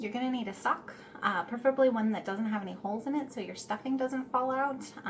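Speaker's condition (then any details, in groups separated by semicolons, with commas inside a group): No condition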